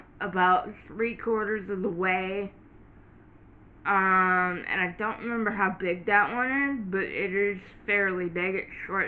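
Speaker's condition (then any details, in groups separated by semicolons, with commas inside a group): Cerebral palsy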